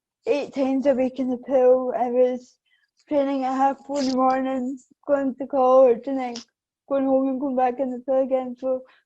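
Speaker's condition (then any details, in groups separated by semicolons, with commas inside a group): Cerebral palsy; affects balance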